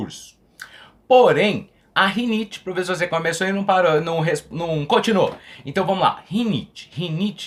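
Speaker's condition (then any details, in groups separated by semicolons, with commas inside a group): No condition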